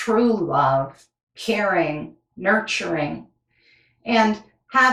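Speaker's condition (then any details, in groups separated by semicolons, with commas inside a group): No condition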